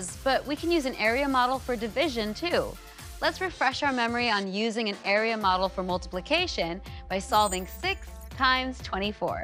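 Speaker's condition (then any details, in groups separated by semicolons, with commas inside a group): No condition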